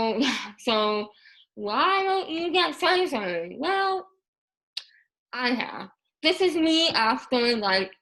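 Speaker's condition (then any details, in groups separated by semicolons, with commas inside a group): Moebius syndrome; paralyzed tongue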